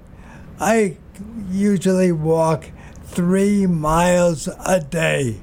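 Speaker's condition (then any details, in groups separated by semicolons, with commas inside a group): Aphasia after stroke; stroke destroyed quarter of brain, right side, left side partially paralyzed, left arm unusable, lost proprioception; 7 years post stroke, 5 years with Triangle Aphasia Project, talks on any subject; initially no words, no reading, no swallowing, stomach tube, early speech therapy, relearned reading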